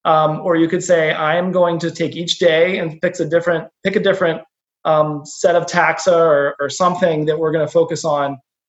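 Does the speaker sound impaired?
No.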